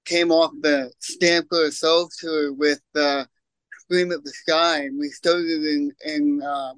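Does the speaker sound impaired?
Yes: cerebral palsy; congenital.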